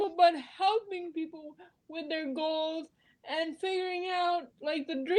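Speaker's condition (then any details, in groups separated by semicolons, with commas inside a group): Cerebral palsy; spasticity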